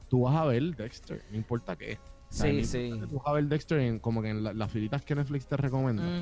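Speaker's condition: No condition

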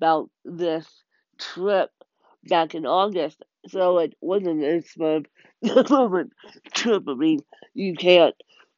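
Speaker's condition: Cerebral palsy; 32 years in June

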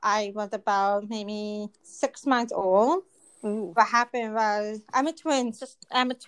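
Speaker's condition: Deafness, cochlear implant; congenital, cause unknown, diagnosed about 6 months, hearing aids until 10, one-sided cochlear implant at 10; 31, implant off at night, static when lying on it, alarm wire under pillow; speech language therapy and EA as child, may not speak clearly

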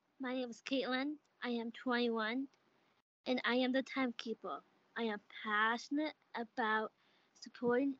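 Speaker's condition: Down syndrome

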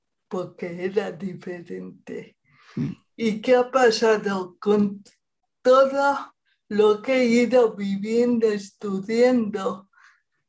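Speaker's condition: Cerebral palsy; present at least 40 years

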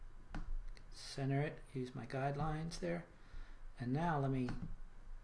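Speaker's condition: No condition

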